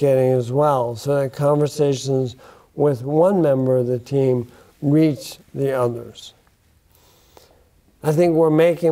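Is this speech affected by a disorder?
Yes: bulbar onset ALS; affects speech.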